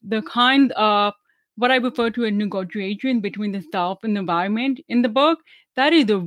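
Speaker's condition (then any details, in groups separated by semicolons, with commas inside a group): Deafness; relearned English and speech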